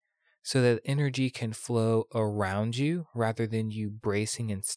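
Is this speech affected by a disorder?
No.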